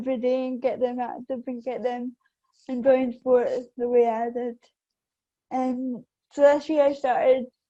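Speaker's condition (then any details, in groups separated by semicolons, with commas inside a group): Cerebral palsy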